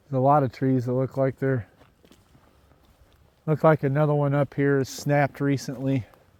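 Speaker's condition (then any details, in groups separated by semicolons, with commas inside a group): No condition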